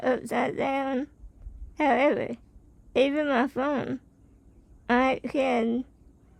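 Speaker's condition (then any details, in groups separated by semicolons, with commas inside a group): Spinal muscular atrophy type 2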